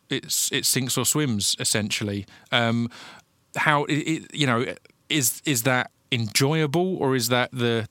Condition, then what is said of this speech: Stuttering. And the one thing I've always stuttered on is your name.